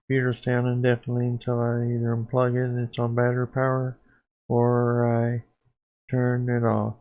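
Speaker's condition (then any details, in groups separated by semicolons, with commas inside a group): Parkinson's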